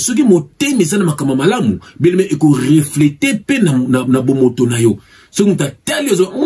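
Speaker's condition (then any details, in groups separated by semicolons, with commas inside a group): No condition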